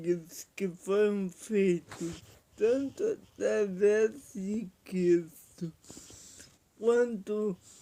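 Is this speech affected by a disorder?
Yes: paralysis.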